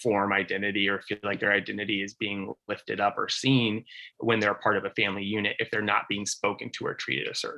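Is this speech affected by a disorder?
No.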